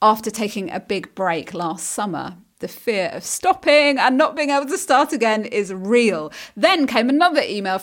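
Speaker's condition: No condition

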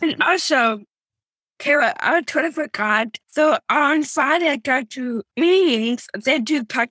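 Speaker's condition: Down syndrome; trisomy 21 from birth, congenital heart defect, heart surgery in infancy; past speech therapy to help talking and slow speaking; works hard to speak slowly and clearly, speaking not easy

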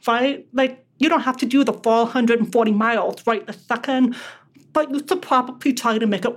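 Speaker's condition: Deafness; relies on lip reading

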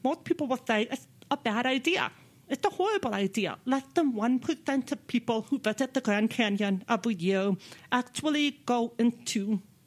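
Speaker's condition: Deafness; friend read interviewers' questions during interview, interviewers' voices dubbed in later

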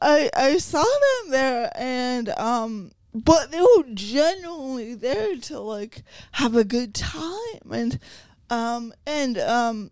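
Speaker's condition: Cerebral palsy

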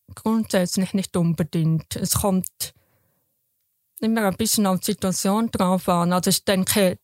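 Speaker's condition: Deafness, congenital; wears hearing aids or cochlear implants with magnetic coil, can hear music, learning sign language

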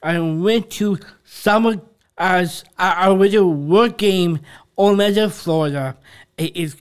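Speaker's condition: Down syndrome; public speaker giving keynote and motivational talks, speaks English, few Spanish and French words

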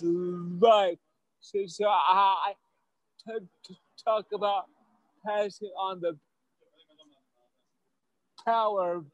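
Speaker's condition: Stuttering; stutter since at least college years, once severe, stuttered every word of first talk at OU campus ministry; stutters less than in earlier years; milder now, still stutters; repeated sounds, repeated words, prolonged sounds

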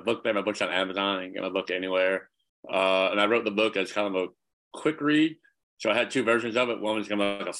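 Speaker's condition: Cleft palate; congenital, severe

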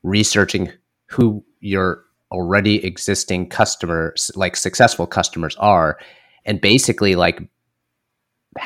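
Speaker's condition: No condition

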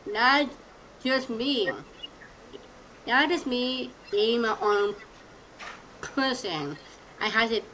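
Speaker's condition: Down syndrome; congenital

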